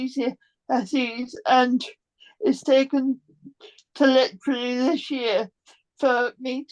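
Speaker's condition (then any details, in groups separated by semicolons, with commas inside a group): Cerebral palsy; complex form, present from birth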